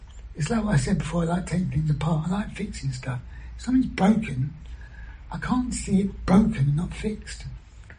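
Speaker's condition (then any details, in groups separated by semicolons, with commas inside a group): Throat cancer surgery, vocal injections; cancerous neck tumour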